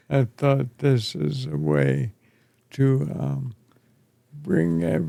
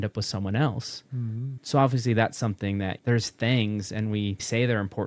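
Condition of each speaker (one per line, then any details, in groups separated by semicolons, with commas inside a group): ALS; affects chest and throat; two and a half years in, weeks to live, refusing some intervention
No condition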